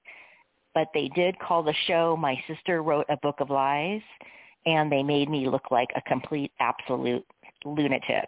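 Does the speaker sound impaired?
No.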